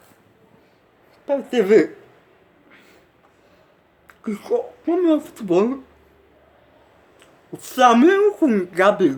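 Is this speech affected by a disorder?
Yes: cerebral palsy.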